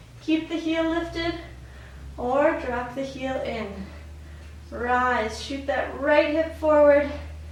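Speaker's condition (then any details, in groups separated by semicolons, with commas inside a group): No condition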